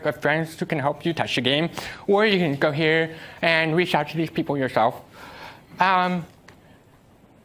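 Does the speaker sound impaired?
Yes: deafness; uses American Sign Language.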